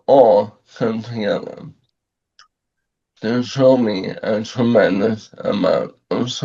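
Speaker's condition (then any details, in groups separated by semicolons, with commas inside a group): ALS; about two years since onset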